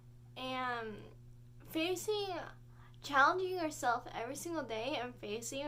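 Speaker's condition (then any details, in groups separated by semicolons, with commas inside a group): Cerebral palsy; spastic type, prenatal stroke, whole body, right side weakest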